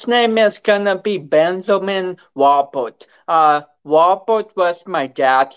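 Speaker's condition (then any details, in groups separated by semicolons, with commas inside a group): Cerebral palsy; affects speech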